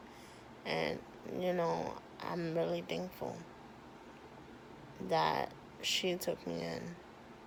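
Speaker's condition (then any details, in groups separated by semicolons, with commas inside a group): Cerebral palsy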